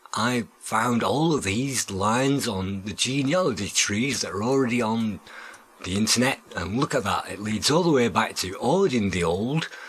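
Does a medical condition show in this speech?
No.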